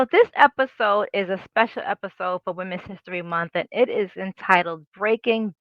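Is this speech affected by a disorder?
No.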